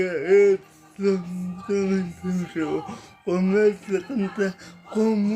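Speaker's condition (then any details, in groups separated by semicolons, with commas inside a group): Paralysis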